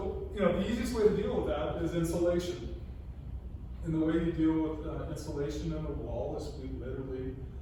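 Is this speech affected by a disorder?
No.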